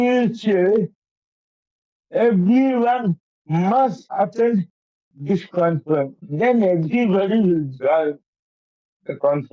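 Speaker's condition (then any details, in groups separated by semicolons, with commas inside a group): Cerebral palsy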